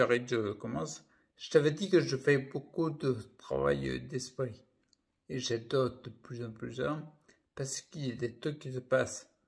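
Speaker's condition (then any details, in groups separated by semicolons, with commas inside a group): Primary progressive multiple sclerosis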